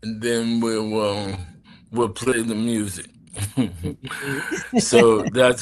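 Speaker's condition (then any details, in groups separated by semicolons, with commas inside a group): ALS; bulbar onset, speech and throat muscles; throat muscles affected, speech slowed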